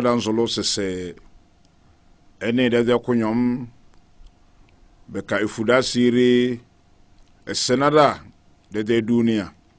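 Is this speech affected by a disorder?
No.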